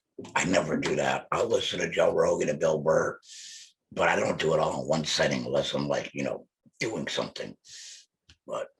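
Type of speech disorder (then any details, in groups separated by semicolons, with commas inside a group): Electrolarynx speech; laryngectomy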